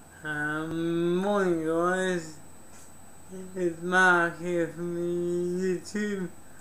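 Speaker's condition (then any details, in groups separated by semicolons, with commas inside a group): Cerebral palsy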